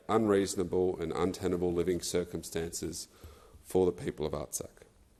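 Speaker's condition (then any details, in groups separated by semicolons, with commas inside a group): No condition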